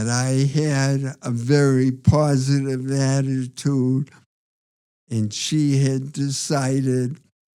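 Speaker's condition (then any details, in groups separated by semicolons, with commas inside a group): Parkinson's disease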